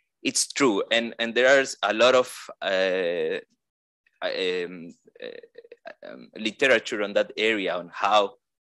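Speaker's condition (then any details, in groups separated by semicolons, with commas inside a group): No condition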